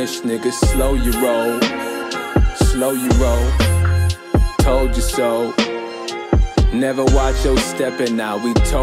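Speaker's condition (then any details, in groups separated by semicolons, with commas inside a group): No condition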